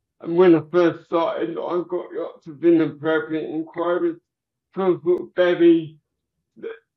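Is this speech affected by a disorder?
Yes: cerebral palsy.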